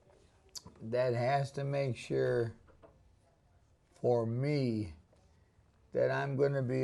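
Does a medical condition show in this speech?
Yes: ALS.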